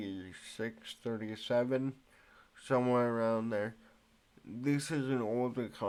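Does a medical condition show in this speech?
Yes: cerebral palsy.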